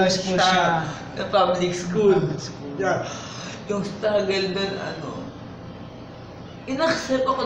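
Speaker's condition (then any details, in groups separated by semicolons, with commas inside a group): Mild cerebral palsy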